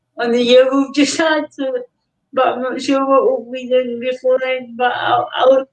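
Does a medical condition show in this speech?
Yes: cerebral palsy; non-progressive.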